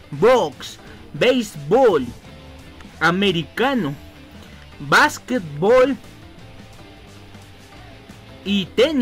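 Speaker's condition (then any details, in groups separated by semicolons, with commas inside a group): No condition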